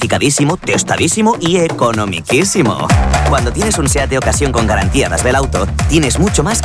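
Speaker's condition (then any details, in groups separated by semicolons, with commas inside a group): No condition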